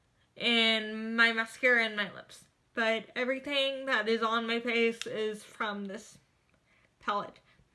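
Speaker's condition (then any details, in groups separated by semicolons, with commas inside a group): Cerebral palsy, spastic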